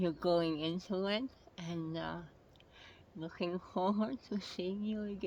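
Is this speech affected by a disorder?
Yes: oral cancer; tracheostomy.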